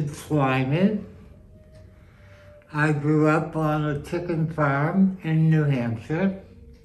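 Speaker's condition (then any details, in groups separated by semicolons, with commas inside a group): Parkinson's disease; diagnosed 10 years ago, singing and voice-strengthening therapy; voice strengthening work, reduced expression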